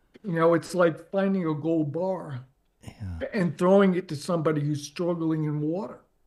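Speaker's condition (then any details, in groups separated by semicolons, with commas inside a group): ALS; progressive, onset leg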